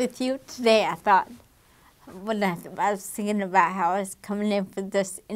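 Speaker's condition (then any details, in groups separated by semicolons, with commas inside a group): Damaged diaphragm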